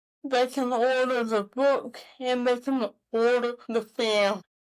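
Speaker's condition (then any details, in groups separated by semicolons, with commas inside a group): Cerebral palsy; mild form; few challenges; could not always articulate well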